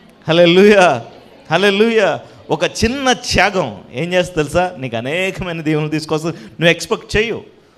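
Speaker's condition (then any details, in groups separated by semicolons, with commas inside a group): No condition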